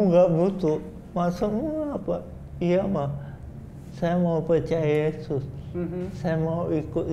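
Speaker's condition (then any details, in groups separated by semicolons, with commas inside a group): Cerebral palsy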